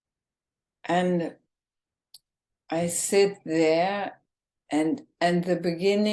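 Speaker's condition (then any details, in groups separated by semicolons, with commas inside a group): ALS, bulbar form, bulbar onset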